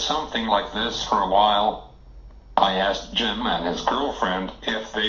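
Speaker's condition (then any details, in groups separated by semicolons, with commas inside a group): Cerebral palsy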